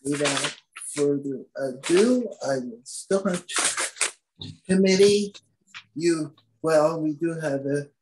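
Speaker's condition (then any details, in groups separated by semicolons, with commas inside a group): Cerebral palsy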